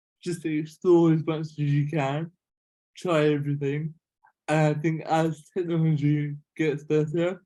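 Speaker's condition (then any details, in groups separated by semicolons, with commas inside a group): Cerebral palsy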